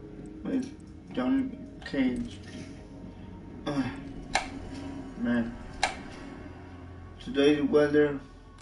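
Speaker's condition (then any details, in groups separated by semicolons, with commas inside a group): Cerebral palsy; mild, from birth, high hand tone, right worse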